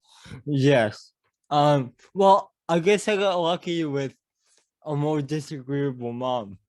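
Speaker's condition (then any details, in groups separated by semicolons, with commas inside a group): Cerebral palsy; caused by birth trauma, spinal damage; mild speech impediment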